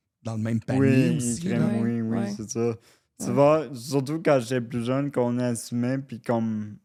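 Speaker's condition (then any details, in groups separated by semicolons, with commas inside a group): Cerebral palsy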